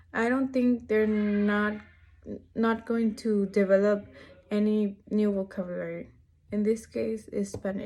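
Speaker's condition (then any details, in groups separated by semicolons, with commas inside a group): No condition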